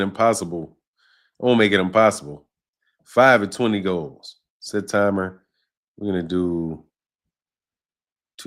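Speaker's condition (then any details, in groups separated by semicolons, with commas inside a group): No condition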